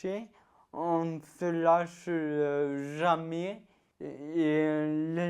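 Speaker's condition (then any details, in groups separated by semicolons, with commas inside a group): Ataxia-telangiectasia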